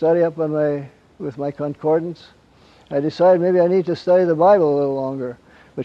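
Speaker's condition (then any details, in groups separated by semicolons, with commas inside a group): Parkinson's; wakes at night, gets up around 3 am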